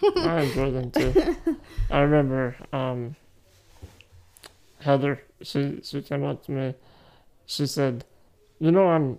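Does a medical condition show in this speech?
Yes: muscular dystrophy; rare form of muscular dystrophy, life expectancy uncertain.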